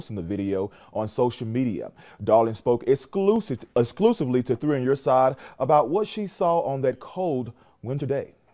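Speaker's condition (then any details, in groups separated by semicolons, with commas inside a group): No condition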